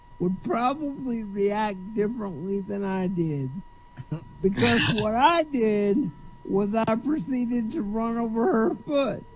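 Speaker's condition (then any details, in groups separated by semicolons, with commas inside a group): Cerebral palsy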